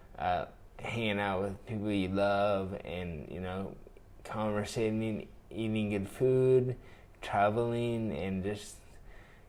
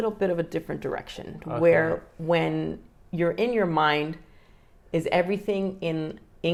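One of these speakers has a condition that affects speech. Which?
The first: traumatic brain injury.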